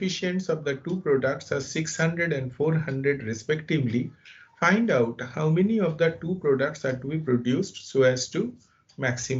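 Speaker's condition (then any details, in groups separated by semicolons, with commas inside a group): No condition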